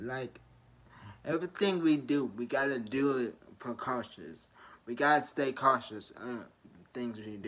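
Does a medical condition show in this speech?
Yes: traumatic brain injury.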